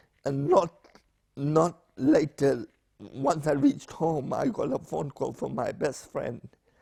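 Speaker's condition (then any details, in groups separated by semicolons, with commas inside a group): Spastic paraplegia with essential tremor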